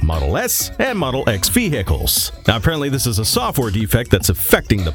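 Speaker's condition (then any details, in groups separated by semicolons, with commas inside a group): No condition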